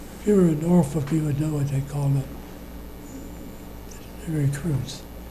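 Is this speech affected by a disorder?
Yes: Parkinson's disease.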